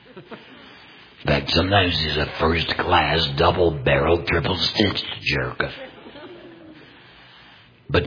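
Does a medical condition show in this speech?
Yes: total laryngectomy; complete laryngectomy for larynx cancer, voice prosthesis; unusual tone of voice, may sound painful to listeners, no pain speaking, understandable with careful listening.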